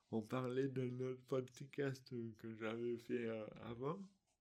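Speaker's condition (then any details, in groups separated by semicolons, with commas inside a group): Dystonia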